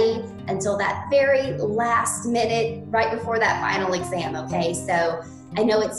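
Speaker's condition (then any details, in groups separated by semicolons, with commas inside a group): No condition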